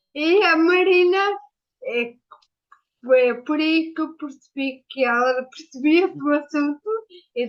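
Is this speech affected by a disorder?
Yes: ataxia after brain injury.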